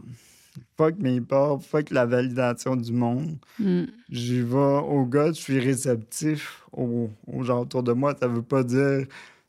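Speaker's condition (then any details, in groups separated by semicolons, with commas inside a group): Cerebral palsy, near quadriplegia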